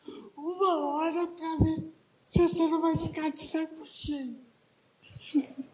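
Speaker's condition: Cerebral palsy; lesion less severe than others

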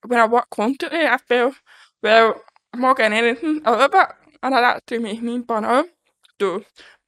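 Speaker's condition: Deafness, born deaf

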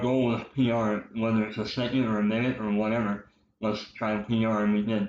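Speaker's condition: Cleft lip and palate, popliteal pterygium syndrome; over 30 operations until age 14 including lip and palate correction

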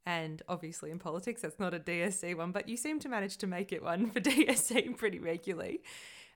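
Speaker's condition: No condition

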